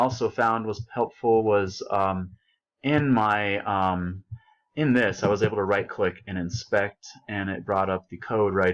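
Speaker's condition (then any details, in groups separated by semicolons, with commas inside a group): No condition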